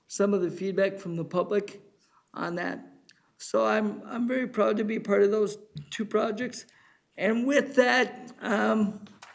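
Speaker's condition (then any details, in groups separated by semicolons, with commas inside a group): Cerebral palsy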